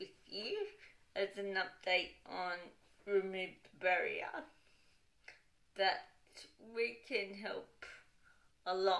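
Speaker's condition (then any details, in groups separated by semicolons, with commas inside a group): Cerebral palsy, dystonic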